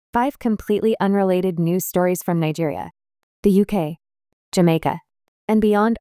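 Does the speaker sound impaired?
No.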